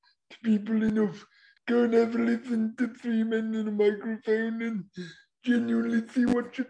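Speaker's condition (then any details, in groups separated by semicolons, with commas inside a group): Cerebral palsy; voice described as unusual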